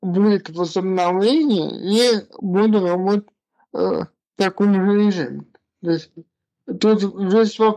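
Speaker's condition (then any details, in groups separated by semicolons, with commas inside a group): Cerebral palsy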